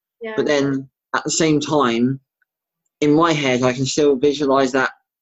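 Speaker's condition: Bilateral cleft lip and palate; congenital, severe

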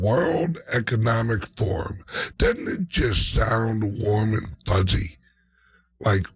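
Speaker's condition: Speech impediment, mild; slight speech impediment

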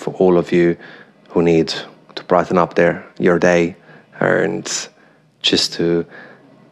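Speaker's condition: No condition

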